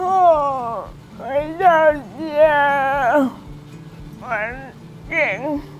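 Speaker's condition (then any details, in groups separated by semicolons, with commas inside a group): Cerebral palsy; limbs affected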